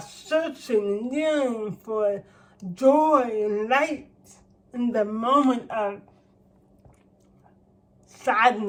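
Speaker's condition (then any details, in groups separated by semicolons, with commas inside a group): Cerebral palsy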